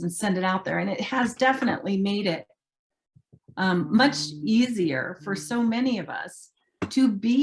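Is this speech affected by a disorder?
No.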